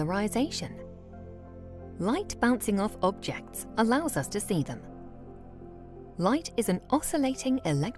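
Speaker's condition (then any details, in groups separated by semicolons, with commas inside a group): No condition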